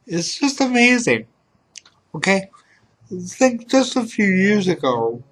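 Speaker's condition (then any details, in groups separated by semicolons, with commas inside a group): Cerebral palsy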